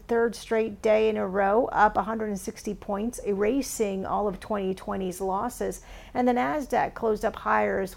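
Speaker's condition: No condition

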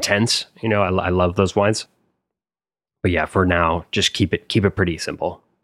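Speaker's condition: No condition

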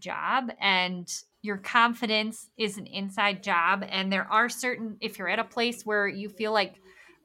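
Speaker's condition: Bilateral cleft lip and palate; reconstructive surgery from very young age

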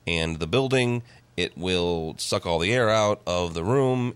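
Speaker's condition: No condition

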